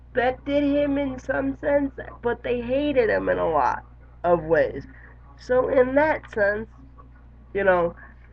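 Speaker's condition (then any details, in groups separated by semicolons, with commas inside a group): Cerebral palsy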